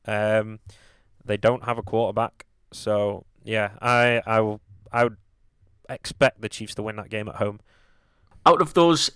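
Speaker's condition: No condition

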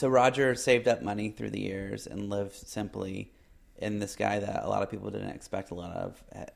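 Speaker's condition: No condition

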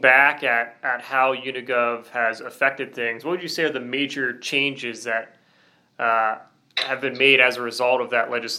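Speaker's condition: No condition

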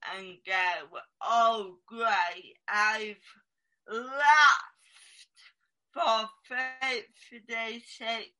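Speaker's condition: Cerebral palsy; mouth held a certain way

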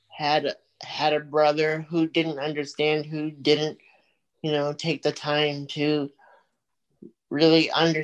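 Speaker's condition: Cerebral palsy; multiple surgeries since infancy

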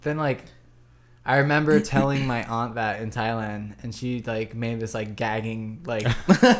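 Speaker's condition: No condition

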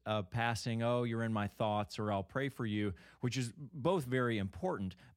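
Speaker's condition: No condition

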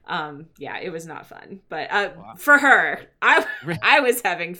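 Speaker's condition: No condition

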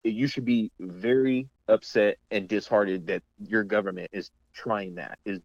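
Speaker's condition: No condition

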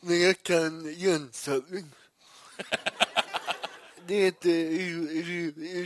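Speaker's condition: Cerebral palsy; much improved through practice

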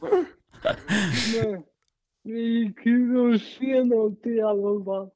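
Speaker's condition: Cerebral palsy, mild

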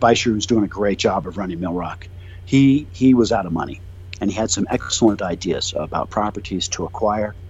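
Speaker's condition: No condition

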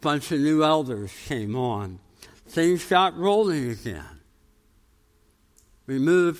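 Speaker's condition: Tongue cancer, jaw reconstruction

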